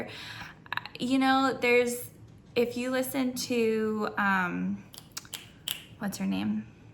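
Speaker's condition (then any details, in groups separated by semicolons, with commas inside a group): No condition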